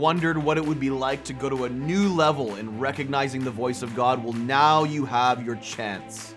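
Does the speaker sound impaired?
No.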